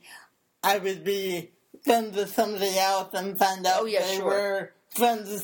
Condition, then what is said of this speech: Cerebral palsy. I mean, I've had speech therapy because my disability affects my speech.